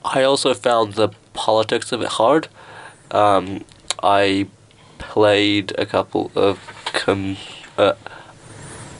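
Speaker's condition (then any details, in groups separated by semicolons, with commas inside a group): Stutter; audible stutter on radio, repeated words and phrases, apologizes for stutter; talking slowly usually helps, no stutter in put-on joker voice with different inflection; prolonged sounds, blocks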